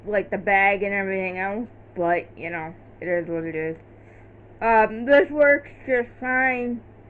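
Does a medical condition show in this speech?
Yes: cerebral palsy.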